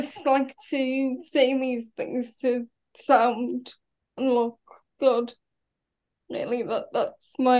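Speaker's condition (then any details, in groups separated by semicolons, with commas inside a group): Cerebral palsy; very difficult to verbalize thoughts, speaking harder than for others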